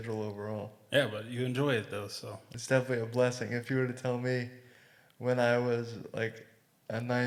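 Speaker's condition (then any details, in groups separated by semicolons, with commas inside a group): Cerebral palsy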